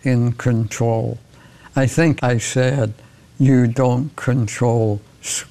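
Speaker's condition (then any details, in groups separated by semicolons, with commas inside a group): ALS; progressive ALS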